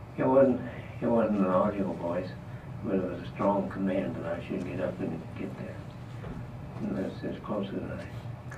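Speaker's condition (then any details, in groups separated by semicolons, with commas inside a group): Parkinson's disease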